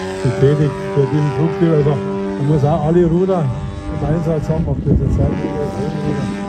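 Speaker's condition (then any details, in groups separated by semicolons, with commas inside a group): No condition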